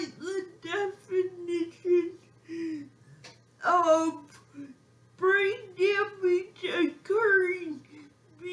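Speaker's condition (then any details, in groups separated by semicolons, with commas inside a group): Cerebral palsy; severe athetoid quadriplegic, diagnosed from symptoms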